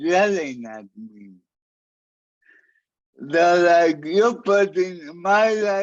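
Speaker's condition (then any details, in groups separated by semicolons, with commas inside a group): Cerebral palsy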